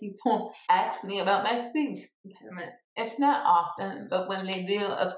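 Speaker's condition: Cerebral palsy; speech impediment, people sometimes ask about it

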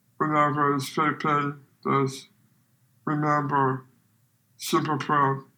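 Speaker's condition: Down syndrome; fallen four times since starting bike riding three years ago

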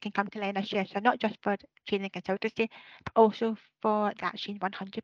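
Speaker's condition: Deafness; uses visual impairment software

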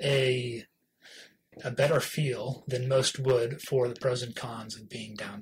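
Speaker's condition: No condition

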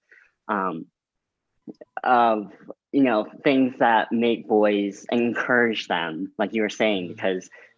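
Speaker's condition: Cleft lip and palate

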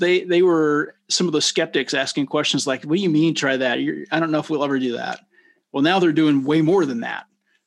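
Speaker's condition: No condition

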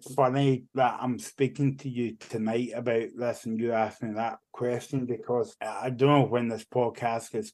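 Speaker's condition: Cerebral palsy; cerebral palsy affecting right side, used Zimmer frame when younger, school physio to walk unaided; childhood speech hard for others to understand, speech therapy at school, learned to talk

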